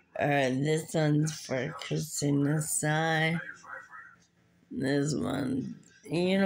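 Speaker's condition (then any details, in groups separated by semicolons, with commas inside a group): Muscular dystrophy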